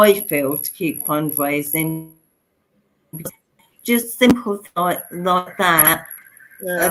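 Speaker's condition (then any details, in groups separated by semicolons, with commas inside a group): Motor neurone disease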